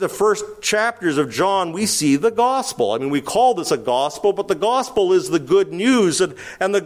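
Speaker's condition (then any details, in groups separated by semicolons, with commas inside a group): No condition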